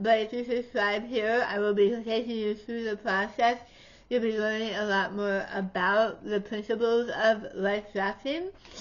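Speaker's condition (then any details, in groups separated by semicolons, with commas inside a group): Tongue cancer surgery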